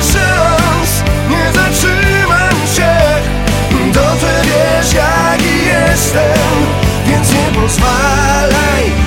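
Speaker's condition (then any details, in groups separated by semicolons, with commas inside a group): No condition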